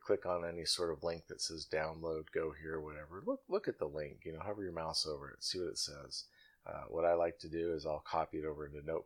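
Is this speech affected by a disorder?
No.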